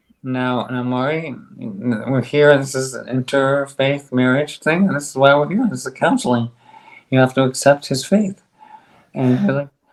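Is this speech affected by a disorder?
Yes: ALS; on drug, stronger bite, speaks better.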